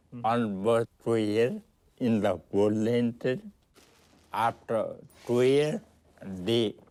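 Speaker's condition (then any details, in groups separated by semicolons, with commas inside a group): Traumatic brain injury; car accident, left leg affected, brace and walker; several years post-injury, 22-day coma, 8 months rehab, ongoing speech therapy; hard to understand, mute 8 months, poor tongue-lip coordination, relearned eating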